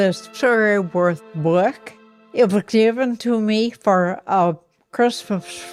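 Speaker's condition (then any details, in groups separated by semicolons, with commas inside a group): Ataxia; speaking problems over last couple of years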